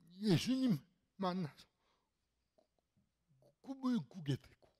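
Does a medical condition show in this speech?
Yes: cerebral palsy; fairly severe in childhood.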